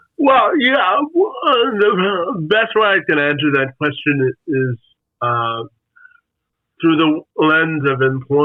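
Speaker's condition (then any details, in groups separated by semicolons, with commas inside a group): Spastic quadriplegic cerebral palsy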